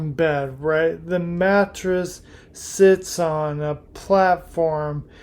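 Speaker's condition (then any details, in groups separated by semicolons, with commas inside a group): Primary lateral sclerosis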